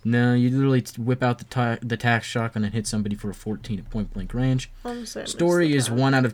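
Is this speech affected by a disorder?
No.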